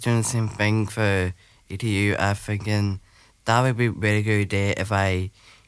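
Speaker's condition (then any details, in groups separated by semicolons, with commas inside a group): Down syndrome; extra chromosome, intellectual disability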